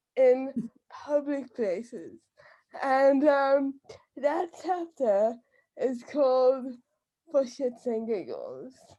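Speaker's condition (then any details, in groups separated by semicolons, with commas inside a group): Cerebral palsy; uses wheelchair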